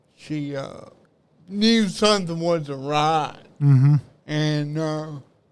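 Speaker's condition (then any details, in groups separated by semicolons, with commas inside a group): Cerebral palsy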